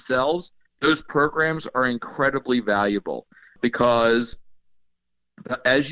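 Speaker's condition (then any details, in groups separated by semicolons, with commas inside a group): No condition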